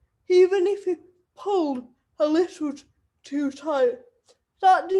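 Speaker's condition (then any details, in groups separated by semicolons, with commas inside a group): Cerebral palsy; wheelchair user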